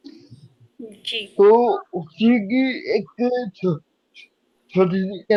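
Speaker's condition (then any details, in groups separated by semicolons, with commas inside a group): Cerebral palsy; could not speak as a child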